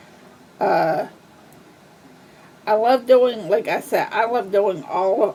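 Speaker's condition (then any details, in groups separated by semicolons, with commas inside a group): Cerebral palsy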